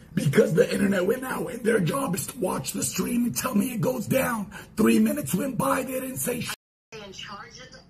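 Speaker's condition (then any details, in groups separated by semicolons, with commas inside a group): No condition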